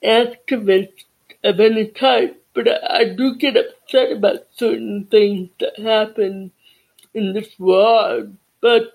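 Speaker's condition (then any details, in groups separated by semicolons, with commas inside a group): Deafness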